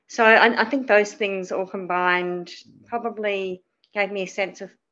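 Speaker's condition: Cleft palate; cleft palate from birth, many surgeries, dental services; spoke differently as child, lots of childhood speech therapy, c for communication skills in primary school

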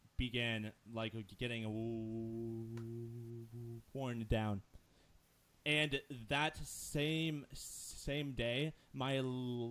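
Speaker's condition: Stutter; frequent word and phrase repetitions, part-word repetitions, repeated uh fillers, listeners mistake speech for drunkenness; repeated words, blocks

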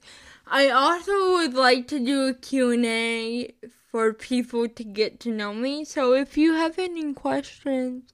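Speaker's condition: Cerebral palsy; recent health issues

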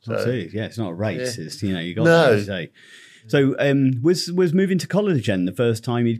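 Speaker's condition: No condition

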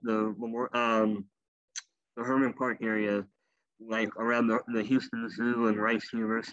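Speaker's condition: Cleft lip and palate; former wheelchair user

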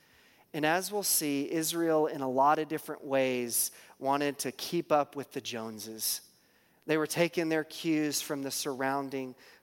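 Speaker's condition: No condition

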